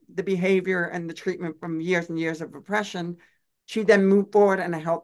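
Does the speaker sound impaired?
Yes: deaf; uses own voice.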